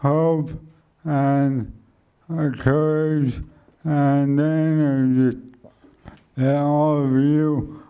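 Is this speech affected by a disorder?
Yes: ALS; speech slowed and softened.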